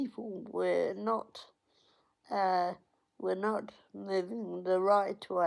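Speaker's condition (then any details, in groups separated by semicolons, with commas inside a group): Cerebral palsy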